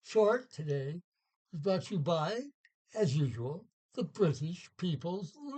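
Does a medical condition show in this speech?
Yes: Parkinson's.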